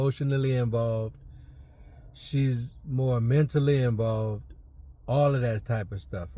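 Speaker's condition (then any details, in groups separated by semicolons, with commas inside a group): No condition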